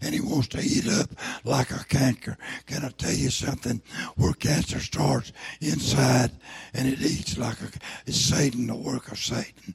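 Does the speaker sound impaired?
Yes: throat cancer, lost vocal cord; ate away vocal cord.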